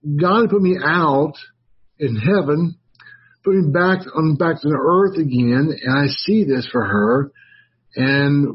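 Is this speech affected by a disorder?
Yes: Wernicke's aphasia after stroke; Wernicke's aphasia from stroke, speech therapy in inpatient rehab at Shands, Gainesville; could not speak at stroke onset, now talks fairly well, difficulty when others talk to him.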